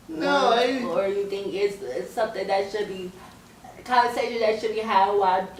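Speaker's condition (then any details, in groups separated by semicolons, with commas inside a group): Cerebral palsy; scoliosis, spine and leg surgery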